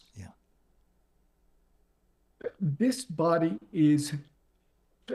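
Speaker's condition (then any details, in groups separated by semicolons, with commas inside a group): ALS; progressive, onset leg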